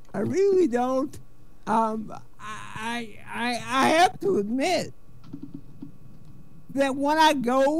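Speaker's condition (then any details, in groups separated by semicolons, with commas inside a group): Cerebral palsy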